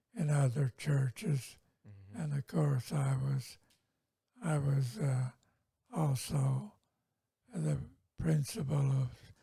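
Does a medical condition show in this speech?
Yes: multiple sclerosis.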